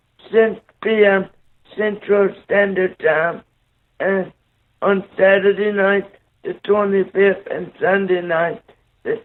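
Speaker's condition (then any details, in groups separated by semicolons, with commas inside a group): Cerebral palsy; caused by brain bleed and stroke, right side paralyzed; seizures controlled with medication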